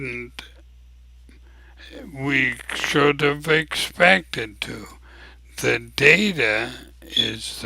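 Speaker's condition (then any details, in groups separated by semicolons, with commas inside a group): ALS; abnormally slow voice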